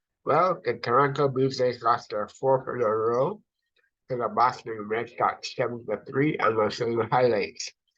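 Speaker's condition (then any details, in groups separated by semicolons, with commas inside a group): Cerebral palsy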